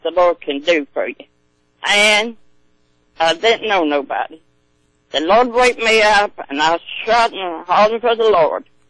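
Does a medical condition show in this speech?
Yes: stroke; stroke 13 years ago in West Virginia, severe at onset, given up to die, recognized no one for 3 days; later tests reportedly normal, still drives, sometimes feels bad; asks listeners to bear with speech because of stroke.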